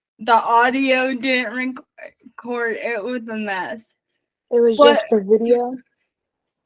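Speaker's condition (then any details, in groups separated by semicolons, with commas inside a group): Spastic cerebral palsy, mixed; mixed type, mostly spastic, involuntary jerking movements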